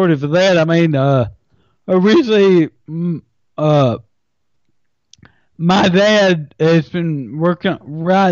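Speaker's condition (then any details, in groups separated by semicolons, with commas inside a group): Friedreich's ataxia; form of muscular dystrophy; progressing quickly; uses speech recognition software for writing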